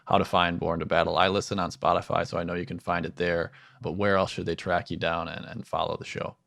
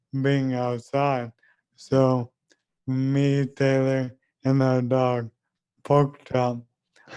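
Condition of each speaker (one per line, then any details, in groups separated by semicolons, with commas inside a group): No condition
ALS; diagnosed at 29, about two years since diagnosis; voice currently clear, considering voice banking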